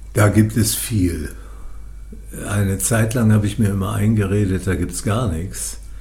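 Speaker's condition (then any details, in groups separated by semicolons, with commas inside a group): Parkinson's disease; exercise as ongoing therapy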